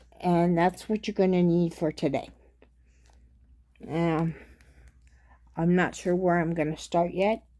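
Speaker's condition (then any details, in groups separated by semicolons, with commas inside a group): Cerebral palsy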